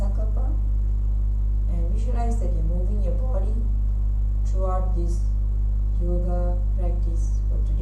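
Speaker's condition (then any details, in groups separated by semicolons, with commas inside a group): No condition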